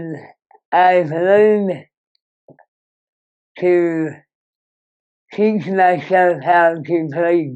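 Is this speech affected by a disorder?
Yes: Moebius syndrome; severe nerve damage.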